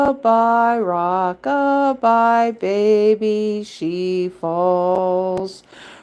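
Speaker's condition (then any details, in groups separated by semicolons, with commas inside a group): No condition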